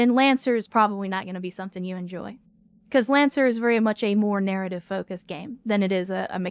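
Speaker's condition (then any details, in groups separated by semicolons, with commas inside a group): No condition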